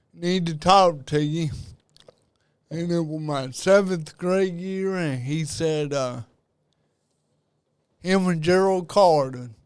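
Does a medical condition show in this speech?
Yes: cerebral palsy; diagnosed at about age two.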